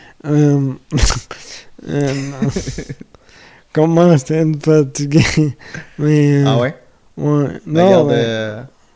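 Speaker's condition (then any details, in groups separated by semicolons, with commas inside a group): Amyotrophic lateral sclerosis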